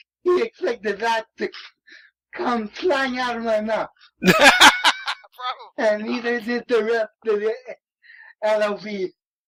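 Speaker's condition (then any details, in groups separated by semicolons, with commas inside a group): Cerebral palsy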